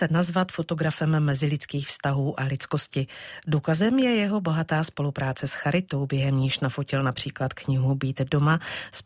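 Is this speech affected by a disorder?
No.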